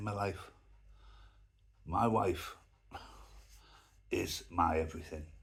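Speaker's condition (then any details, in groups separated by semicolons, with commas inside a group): Myasthenia gravis; garbled speech at onset, swallowing, chewing affected, breathless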